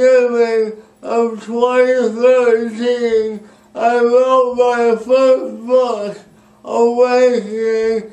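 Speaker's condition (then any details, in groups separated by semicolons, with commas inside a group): Speech impairment after birth surgery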